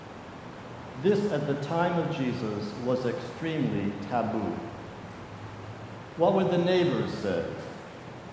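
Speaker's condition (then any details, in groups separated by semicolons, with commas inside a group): No condition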